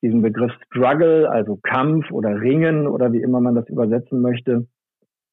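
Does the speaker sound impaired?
No.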